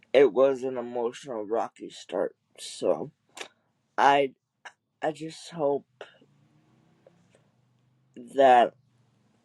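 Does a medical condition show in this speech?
Yes: cerebral palsy; wheelchair user.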